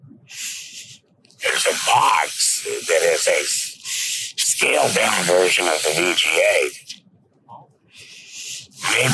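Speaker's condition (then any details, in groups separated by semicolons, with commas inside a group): Laryngectomy; esophageal speech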